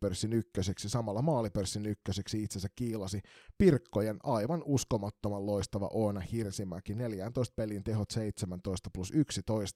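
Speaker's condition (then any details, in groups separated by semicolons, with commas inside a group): No condition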